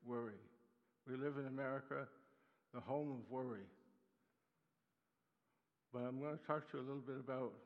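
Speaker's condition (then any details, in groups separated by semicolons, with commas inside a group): Parkinson's disease; Parkinson's attacks muscles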